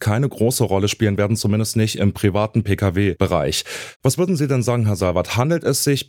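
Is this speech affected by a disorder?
No.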